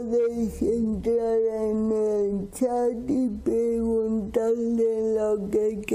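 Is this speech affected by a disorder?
Yes: cerebral palsy; speaks with difficulty.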